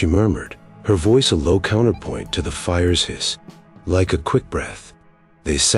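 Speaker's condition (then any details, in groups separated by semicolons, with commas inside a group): No condition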